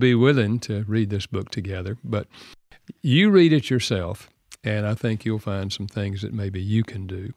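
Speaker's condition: No condition

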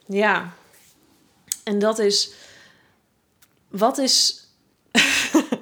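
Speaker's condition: No condition

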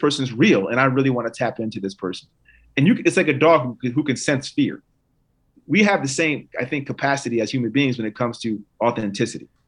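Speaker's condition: No condition

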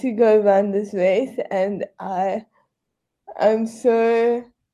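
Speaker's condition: Cerebral palsy; wheelchair user, quadriplegic

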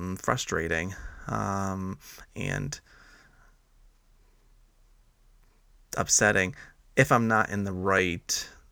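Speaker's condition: Stuttering; stuttering since childhood, onset about age 3; past couple of years practicing physical speaking style: breathing, adding pauses, moving through words, phrases; variable, smoother forward-moving speech on good days while still stuttering, worse other days; prolonged sounds, blocks

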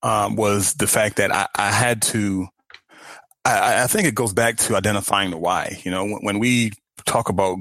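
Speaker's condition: Stuttering; stuttering since childhood, speech therapist did not help, started podcast to force himself out of stuttering; mostly outgrown, still stutters from time to time; stuttered about every 5 minutes in conversation when younger, now occasional stutter; repeated words, blocks

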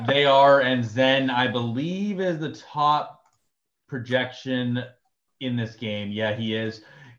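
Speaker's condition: No condition

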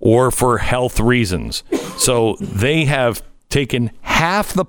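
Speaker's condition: No condition

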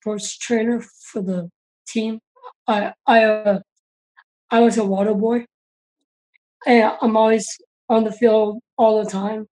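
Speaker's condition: Down syndrome; congenital

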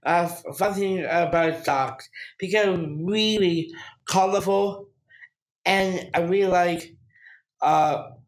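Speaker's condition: Down syndrome; short answers, father prompts and restates answers

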